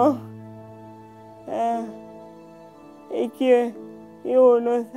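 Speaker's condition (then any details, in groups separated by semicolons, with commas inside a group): Cerebral palsy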